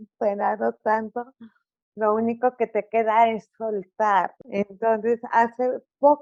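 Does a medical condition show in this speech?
Yes: cerebral palsy; articulation affected.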